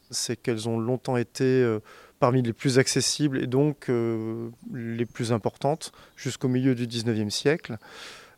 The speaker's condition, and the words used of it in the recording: None; typical speech.